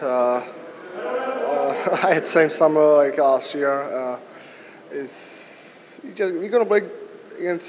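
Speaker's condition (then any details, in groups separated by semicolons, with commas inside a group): No condition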